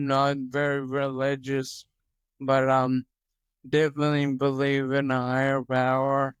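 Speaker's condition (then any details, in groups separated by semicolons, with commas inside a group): Toxic leukoencephalopathy, locked-in syndrome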